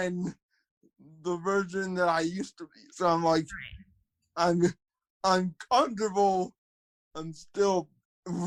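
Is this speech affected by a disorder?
Yes: cerebral palsy, spastic quadriplegia.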